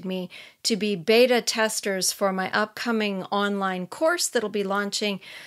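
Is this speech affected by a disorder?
No.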